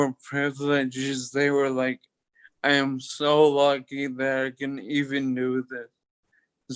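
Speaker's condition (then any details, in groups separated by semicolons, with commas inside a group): Toxic leukoencephalopathy, locked-in syndrome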